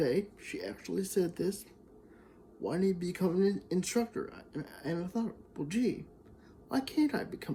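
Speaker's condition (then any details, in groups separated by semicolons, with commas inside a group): Cerebral palsy, spastic diplegia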